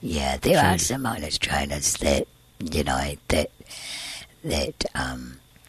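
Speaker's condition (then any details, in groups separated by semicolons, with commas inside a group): Tracheostomy and scarred vocal cord, laryngeal cysts, surgical vocal cord scarring; airway very narrow from surgery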